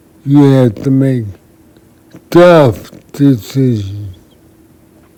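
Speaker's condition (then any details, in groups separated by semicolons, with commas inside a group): Multiple sclerosis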